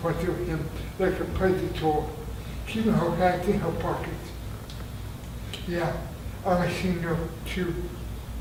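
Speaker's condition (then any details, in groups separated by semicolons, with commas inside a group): Traumatic brain injury; near-fatal injury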